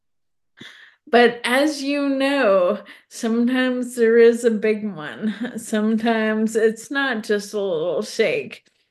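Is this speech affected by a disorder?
Yes: ALS; progressive neurological disease, tongue fasciculations.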